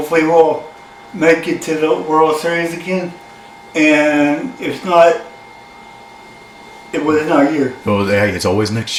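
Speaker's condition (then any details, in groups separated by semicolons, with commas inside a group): Cerebral palsy; from birth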